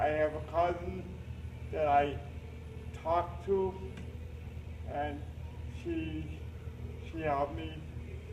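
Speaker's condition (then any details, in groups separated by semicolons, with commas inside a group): Cerebral palsy; uses a lift for transfers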